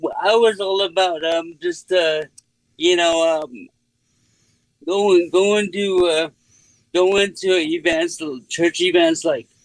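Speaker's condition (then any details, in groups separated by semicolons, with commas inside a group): Cerebral palsy; speech unaffected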